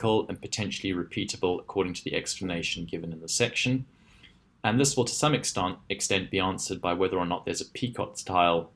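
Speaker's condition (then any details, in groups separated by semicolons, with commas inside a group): No condition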